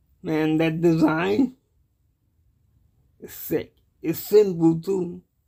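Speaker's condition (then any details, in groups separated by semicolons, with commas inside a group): Cerebral palsy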